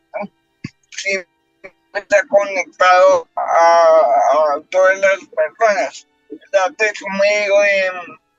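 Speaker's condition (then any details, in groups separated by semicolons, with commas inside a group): Cerebral palsy; congenital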